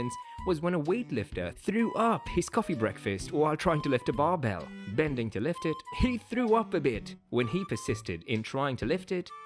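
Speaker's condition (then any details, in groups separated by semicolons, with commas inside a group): No condition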